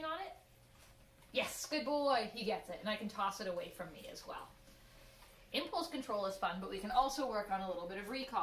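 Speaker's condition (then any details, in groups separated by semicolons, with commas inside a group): No condition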